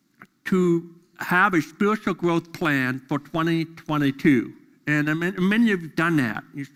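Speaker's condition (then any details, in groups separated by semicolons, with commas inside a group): Deafness; deaf during school years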